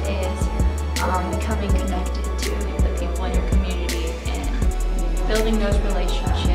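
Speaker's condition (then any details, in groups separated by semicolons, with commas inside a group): No condition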